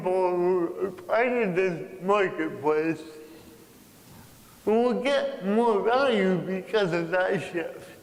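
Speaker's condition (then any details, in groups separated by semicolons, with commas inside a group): Cerebral palsy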